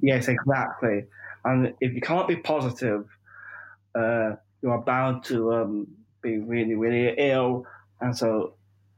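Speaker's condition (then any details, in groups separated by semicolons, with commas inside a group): Down syndrome; 45 years old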